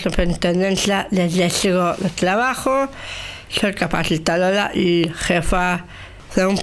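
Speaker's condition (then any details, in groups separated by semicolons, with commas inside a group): Down syndrome; with intellectual disability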